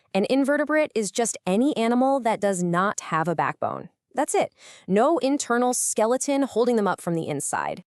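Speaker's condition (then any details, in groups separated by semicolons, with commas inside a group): No condition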